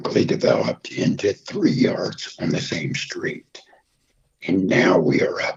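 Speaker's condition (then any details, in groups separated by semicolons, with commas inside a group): Throat cancer, half voicebox, partial laryngectomy; half of voicebox removed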